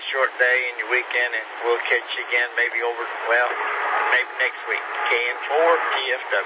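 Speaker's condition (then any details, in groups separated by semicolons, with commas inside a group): No condition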